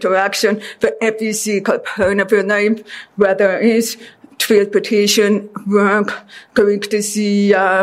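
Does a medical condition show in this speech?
Yes: deafness; deaf since childhood, reads lips, needed classroom accommodations from kindergarten; speech therapy most of life with Mindy Kobomis, learning to talk, hear and pronounce words.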